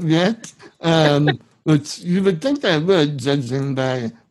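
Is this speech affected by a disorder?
Yes: spinal muscular atrophy, severe; needs heavily adapted van for live poker, accessible van GoFundMe started by Veronica Brill.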